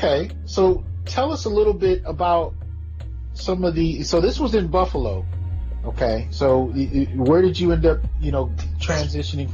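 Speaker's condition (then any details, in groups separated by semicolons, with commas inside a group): No condition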